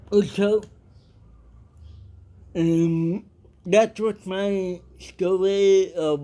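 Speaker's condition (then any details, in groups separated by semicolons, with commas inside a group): Cerebral palsy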